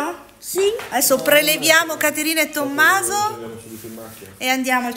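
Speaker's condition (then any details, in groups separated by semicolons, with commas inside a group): No condition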